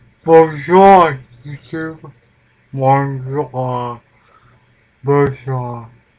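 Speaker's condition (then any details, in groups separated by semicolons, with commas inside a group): Cerebral palsy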